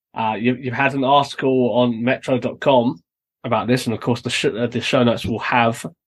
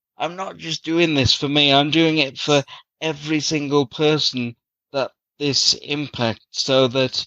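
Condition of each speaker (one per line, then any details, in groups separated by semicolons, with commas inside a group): No condition
Cerebral palsy; from birth, very premature birth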